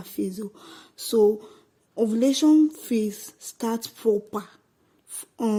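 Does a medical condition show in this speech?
No.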